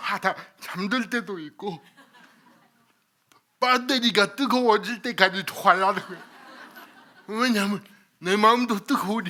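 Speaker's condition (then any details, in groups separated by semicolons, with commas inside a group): Cerebral palsy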